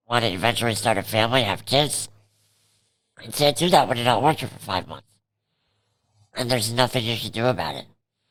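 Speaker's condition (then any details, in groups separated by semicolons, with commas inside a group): Cerebral palsy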